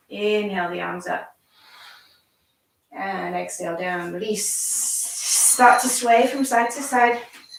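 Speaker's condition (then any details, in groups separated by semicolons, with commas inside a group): No condition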